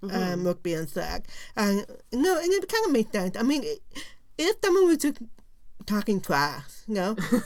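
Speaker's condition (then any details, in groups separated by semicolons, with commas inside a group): Profound deafness; profound deafness left ear, total deafness right ear, diagnosed at age 3, no cochlear implant; learned to speak and lip-read in oral pre-preschool, mainstreamed, little ASL now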